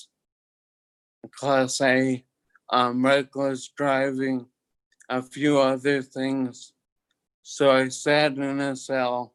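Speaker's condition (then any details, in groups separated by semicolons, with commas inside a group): Toxic leukoencephalopathy, locked-in syndrome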